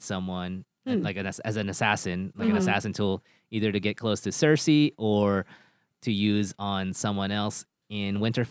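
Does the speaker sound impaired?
No.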